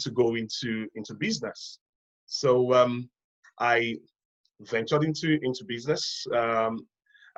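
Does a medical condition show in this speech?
No.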